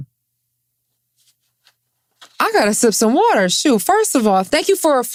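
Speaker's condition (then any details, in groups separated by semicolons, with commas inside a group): No condition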